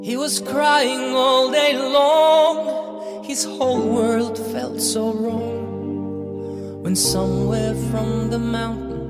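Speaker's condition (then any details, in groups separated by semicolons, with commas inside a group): No condition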